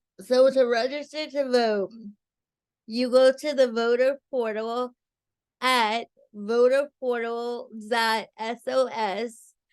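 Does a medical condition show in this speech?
Yes: cerebral palsy.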